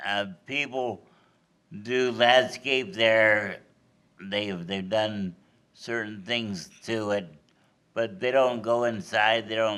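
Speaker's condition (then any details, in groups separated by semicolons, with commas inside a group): Cerebral palsy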